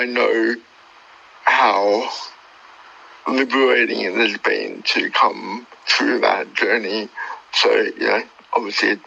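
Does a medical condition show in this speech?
Yes: cerebral palsy.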